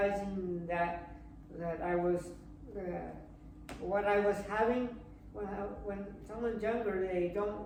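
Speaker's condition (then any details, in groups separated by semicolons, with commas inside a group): Cerebral palsy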